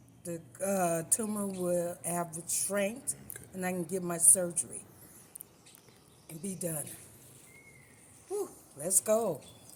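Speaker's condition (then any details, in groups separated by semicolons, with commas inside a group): No condition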